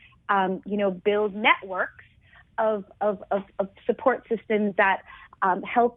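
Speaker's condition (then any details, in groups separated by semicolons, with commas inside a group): No condition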